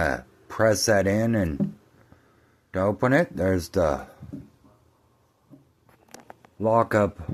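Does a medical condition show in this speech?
No.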